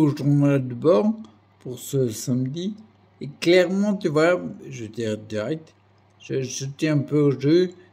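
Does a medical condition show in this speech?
Yes: primary progressive multiple sclerosis.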